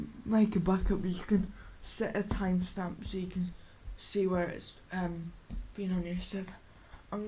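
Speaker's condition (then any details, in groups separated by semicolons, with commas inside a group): Cerebral palsy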